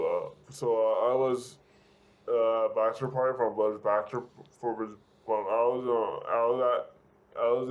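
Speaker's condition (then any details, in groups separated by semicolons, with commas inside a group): Severe brain injury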